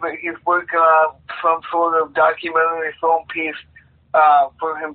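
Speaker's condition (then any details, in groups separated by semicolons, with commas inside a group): Cerebral palsy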